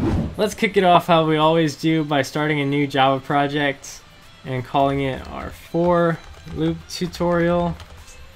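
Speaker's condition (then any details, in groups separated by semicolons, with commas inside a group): No condition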